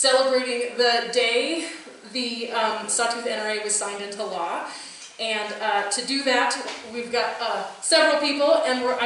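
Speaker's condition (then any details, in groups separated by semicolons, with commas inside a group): No condition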